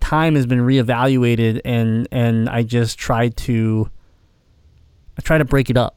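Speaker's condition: Cleft palate; grew up in hospitals

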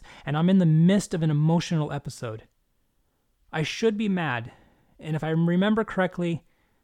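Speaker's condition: No condition

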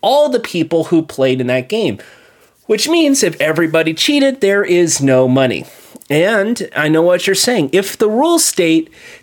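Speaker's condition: No condition

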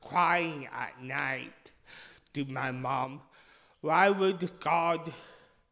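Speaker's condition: Speech impediment; initially misdiagnosed

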